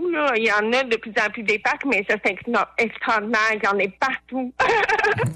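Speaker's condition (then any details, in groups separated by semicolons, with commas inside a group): Hard of hearing; disability not very noticeable to others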